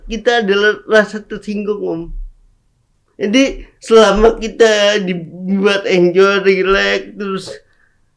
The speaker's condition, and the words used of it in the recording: Cerebral palsy. Aduh ngomongnya susah.